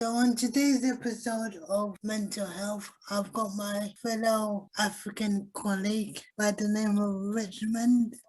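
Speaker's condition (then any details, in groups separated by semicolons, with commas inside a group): Cerebral palsy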